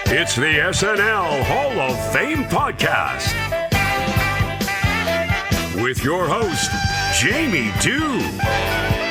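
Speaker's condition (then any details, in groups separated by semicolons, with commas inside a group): No condition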